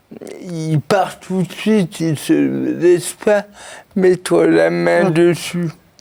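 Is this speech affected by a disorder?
Yes: cerebral palsy; since birth, birth injury.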